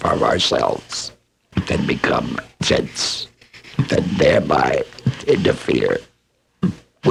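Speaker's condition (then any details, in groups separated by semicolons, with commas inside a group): Laryngectomy, oesophageal; esophageal voice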